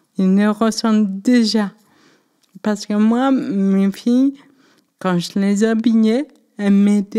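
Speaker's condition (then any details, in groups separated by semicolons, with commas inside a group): Cerebral palsy; affects left side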